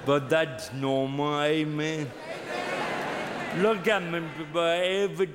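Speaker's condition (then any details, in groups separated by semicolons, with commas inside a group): Cerebral palsy; severe, walks with a limp, shakes; speech impediment, talks funny, people look when he speaks in public, clear once listeners adjust to rhythm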